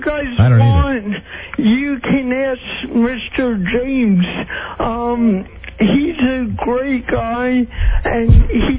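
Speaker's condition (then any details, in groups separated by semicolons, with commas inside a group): Cerebral palsy; distinctive impaired speech on phone call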